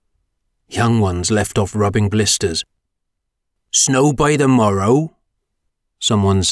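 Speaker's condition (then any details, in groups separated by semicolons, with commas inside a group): No condition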